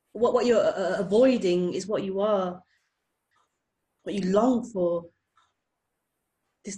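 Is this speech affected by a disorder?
Yes: stammer; formerly a big problem in life and part of identity; stammer no longer felt as a problem or obstacle; speech flows more easily when talking about non-duality, less stammering; here repeated sounds.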